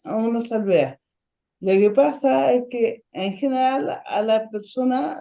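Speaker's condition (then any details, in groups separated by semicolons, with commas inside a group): Ataxic cerebral palsy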